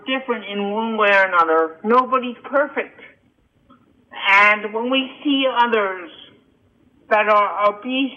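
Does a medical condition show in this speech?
Yes: cerebral palsy and hearing loss; congenital cerebral palsy and hearing loss from birth, seen by 7-9 doctors in New Jersey, told would never walk; almost 51 years old.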